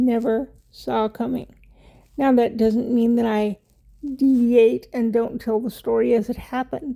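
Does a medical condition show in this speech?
Yes: cerebral palsy; wheelchair user.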